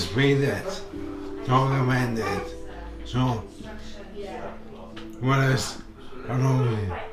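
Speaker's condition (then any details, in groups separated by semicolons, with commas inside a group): Motor neurone disease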